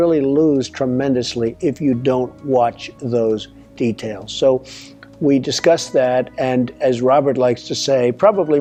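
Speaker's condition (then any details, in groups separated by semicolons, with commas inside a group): No condition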